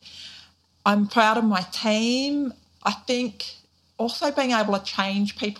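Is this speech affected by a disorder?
Yes: deafness, profound; weekly private speech therapy in childhood, speaks clearly, bilingual Auslan and spoken English.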